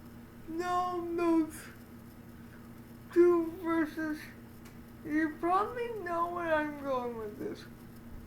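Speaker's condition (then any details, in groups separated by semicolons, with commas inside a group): Cerebral palsy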